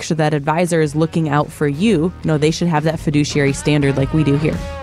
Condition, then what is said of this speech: No condition.